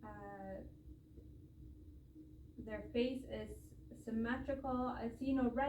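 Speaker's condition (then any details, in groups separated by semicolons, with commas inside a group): No condition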